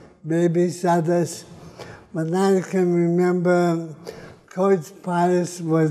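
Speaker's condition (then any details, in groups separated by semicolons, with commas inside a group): ALS (Lou Gehrig's disease)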